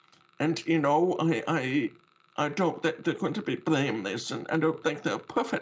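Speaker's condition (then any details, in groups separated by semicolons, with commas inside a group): Deafness with cochlear implant; brown cochlear implant on side of head, once damaged by water from hose and repaired; uses cochlear implant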